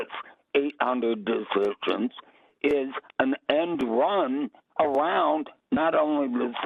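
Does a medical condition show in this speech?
Yes: vocal cord cancer; difficulty speaking.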